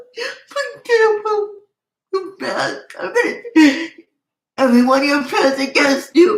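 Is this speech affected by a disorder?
Yes: cerebral palsy.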